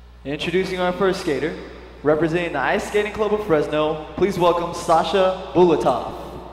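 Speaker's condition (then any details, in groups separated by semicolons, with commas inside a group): No condition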